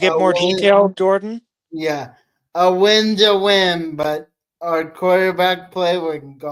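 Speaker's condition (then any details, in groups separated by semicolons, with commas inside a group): Cerebral palsy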